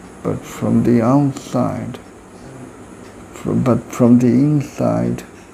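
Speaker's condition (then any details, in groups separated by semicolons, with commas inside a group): Cerebral palsy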